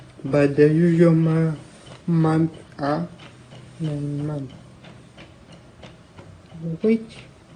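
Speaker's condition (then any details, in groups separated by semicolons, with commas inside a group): Cerebral palsy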